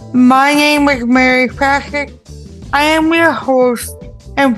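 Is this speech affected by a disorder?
Yes: impaired speech; motorized wheelchair user.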